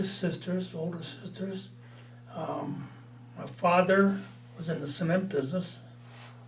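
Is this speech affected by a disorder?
Yes: Parkinson's disease; mild, about four years.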